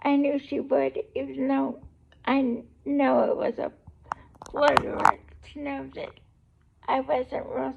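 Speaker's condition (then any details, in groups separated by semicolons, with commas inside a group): Cerebral palsy; able to talk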